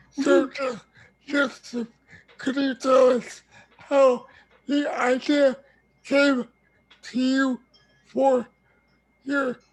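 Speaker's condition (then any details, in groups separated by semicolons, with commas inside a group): Cerebral palsy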